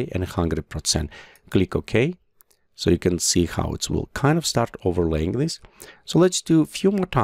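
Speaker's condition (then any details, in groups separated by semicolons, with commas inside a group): No condition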